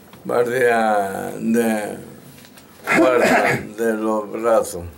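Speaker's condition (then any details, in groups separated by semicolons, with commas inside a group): Amyotrophic lateral sclerosis; whole-body weakness; nearly two years since onset, worsening, no formal treatment; speech affected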